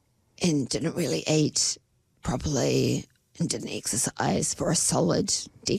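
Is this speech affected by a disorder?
Yes: spasmodic dysphonia; lifelong, onset within months after prolonged stress settled, brain-to-voice-box neurological pathway interrupted, prior speech therapy; Botox injections every 3 months, working well, near end of 3-month cycle; voice does weird stuff, hard to get right, audibly worse near end of Botox cycle.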